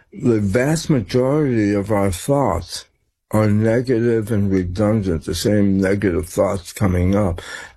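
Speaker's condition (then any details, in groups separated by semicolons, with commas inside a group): Tongue cancer; began with hearing problem and ear pain, throat scan malignant, later benign; slurred speech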